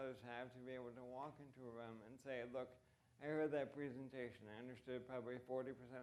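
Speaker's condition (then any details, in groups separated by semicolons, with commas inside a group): ALS; voice and hands affected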